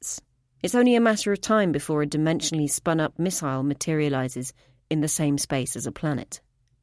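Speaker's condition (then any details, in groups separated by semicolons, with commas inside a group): No condition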